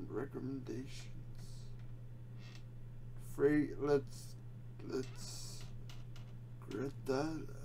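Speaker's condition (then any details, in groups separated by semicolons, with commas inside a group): Quadriplegic cerebral palsy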